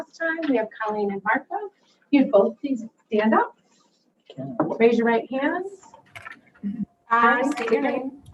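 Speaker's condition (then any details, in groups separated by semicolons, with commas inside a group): No condition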